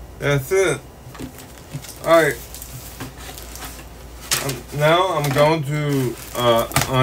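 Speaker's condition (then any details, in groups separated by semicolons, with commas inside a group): Ataxic cerebral palsy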